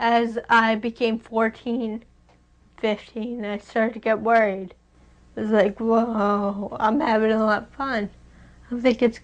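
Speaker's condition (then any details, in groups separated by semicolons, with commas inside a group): Friedreich's ataxia; genetic progressive neurological disorder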